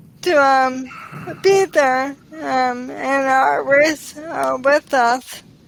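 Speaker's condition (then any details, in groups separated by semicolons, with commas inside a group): ALS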